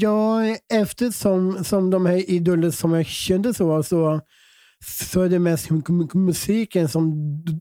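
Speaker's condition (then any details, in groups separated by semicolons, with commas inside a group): Down syndrome; present from birth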